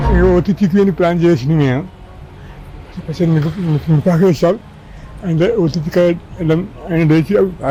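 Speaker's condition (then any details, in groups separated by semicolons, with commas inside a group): Cerebral palsy; speech hard for listeners, needed weeks to adjust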